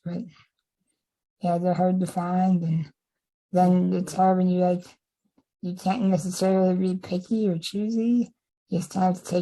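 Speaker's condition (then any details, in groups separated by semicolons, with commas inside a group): Spinal muscular atrophy type 2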